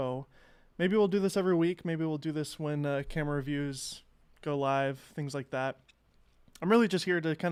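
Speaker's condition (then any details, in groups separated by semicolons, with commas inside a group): No condition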